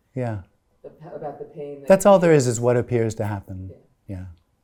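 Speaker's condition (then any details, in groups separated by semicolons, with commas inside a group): No condition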